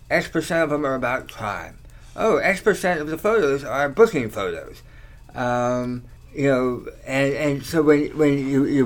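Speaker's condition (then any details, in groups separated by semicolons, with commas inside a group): Tongue cancer surgery; slight slur, talks okay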